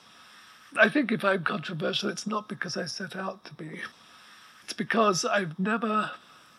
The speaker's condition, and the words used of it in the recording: ALS (motor neuron disease). He requires an apparatus to breathe, which you'll hear in the background.